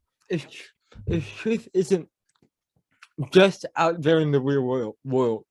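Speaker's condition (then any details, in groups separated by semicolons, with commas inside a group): Cerebral palsy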